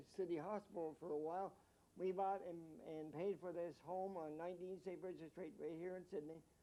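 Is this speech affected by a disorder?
Yes: mild cerebral palsy.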